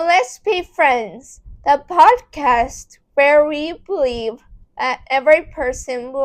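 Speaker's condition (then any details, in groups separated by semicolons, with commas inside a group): Cerebral palsy; affects muscles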